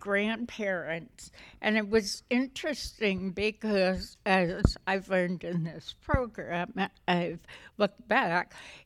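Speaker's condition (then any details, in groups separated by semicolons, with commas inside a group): Essential tremor; essential tremor affecting voice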